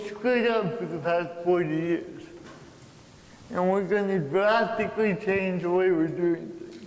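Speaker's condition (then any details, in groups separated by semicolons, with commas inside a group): Cerebral palsy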